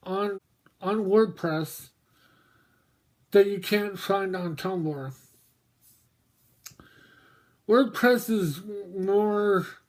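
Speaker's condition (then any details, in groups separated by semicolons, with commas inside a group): Mobius syndrome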